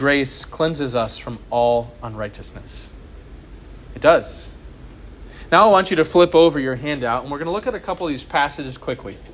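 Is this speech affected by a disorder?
No.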